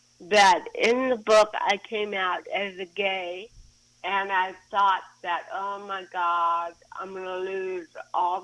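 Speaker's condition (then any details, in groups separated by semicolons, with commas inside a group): Cerebral palsy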